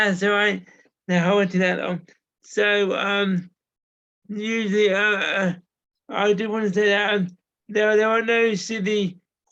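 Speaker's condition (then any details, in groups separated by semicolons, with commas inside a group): Cerebral palsy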